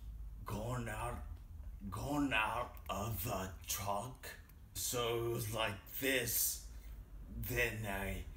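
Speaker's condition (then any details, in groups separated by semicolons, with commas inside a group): Traumatic brain injury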